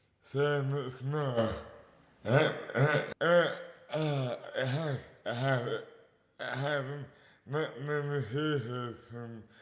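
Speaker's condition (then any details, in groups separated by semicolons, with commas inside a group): Dystonia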